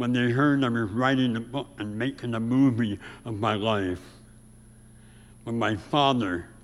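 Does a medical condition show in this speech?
Yes: severe speech impediment; white woman taught tongue movement, chewing food and speaking, impediment heard on radio.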